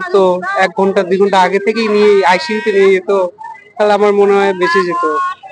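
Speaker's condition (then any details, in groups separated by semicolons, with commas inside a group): No condition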